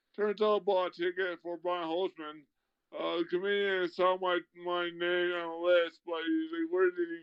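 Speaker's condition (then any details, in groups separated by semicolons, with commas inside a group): Traumatic brain injury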